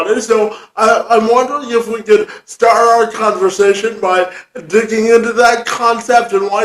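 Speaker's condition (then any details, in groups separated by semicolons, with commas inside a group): Cerebral palsy; from birth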